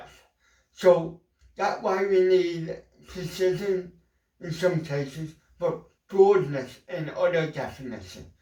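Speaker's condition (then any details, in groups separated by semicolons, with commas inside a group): Cerebral palsy; mild, ataxic type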